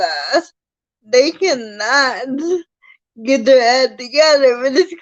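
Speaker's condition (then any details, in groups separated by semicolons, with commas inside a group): Cerebral palsy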